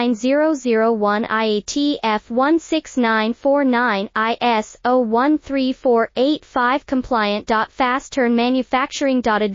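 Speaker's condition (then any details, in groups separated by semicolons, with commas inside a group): No condition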